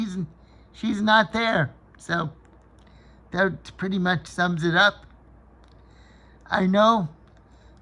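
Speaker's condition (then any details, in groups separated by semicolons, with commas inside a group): Cerebral palsy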